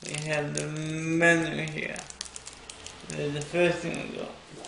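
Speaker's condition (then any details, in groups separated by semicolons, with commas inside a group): Cerebral palsy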